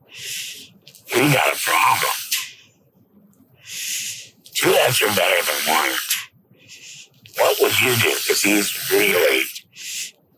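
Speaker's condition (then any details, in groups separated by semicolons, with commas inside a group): Laryngectomy; esophageal speech, presses on neck daily to talk, rattles esophagus like vocal cords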